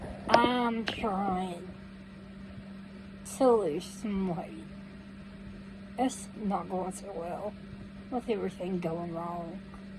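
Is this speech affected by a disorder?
Yes: cerebral palsy.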